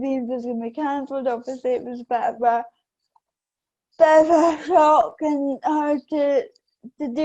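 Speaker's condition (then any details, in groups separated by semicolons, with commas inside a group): Cerebral palsy; affects balance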